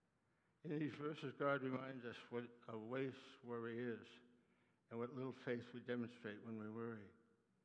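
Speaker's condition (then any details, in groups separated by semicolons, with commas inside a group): Parkinson's disease; neuropathy attacks nerves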